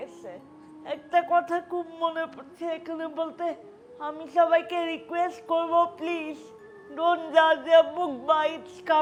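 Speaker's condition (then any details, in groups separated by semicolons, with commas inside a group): Cerebral palsy; hand held bent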